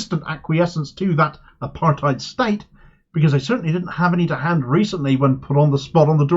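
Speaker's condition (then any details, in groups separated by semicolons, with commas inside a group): No condition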